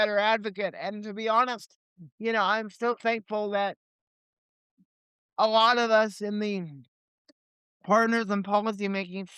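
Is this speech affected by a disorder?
Yes: cerebral palsy; limited mobility, legs.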